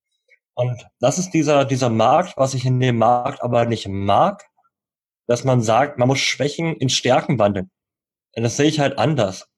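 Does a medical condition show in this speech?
Yes: cleft lip and palate, cleft lip, jaw and palate; congenital cleft lip.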